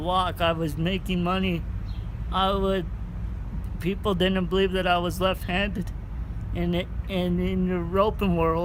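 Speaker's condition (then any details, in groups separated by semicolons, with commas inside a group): Cerebral palsy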